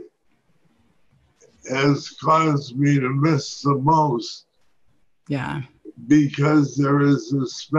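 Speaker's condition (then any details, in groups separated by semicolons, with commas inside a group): Parkinson's disease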